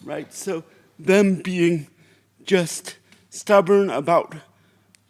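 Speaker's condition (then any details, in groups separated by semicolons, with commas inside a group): Cerebral palsy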